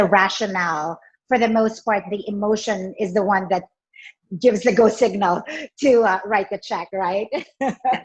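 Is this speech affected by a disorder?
No.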